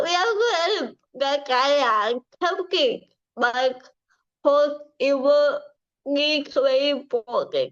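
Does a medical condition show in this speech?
Yes: cerebral palsy; from birth.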